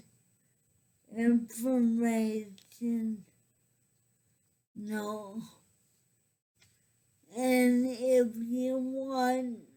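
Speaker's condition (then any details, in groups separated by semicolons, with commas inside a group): Cerebral palsy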